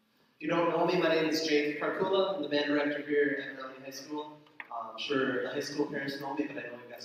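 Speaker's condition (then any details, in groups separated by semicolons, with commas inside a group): No condition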